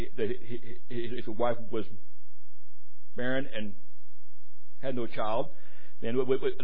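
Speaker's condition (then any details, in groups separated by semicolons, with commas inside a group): Stuttering; preaching aloud to congregation; stutters while preaching, worries about listeners' first reaction; repeated sounds, blocks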